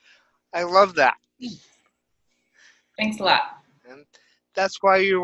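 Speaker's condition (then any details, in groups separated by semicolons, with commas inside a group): Cerebral palsy; reliable voice, uses voice control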